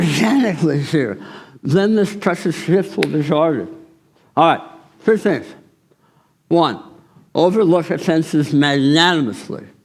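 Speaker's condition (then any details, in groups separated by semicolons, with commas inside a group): Tongue cancer surgery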